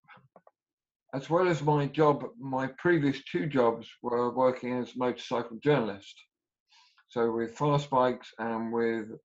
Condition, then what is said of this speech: Aphasia. And the speech has slowly been getting better. There are still mistakes like numbers and calendars.